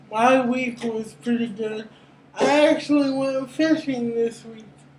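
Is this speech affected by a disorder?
Yes: cerebral palsy; brain injury.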